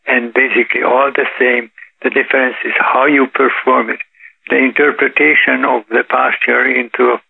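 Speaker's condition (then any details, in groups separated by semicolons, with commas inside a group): Parkinson's disease; Parkinson's disease detected about 8 years ago; age 84, symptoms not detectable by others, daily yoga (teaches 2 hours, practices 1 hour), walks 3 miles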